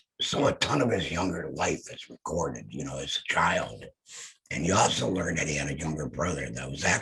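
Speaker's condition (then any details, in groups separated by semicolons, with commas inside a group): Head and neck cancer; laryngectomy; voice lost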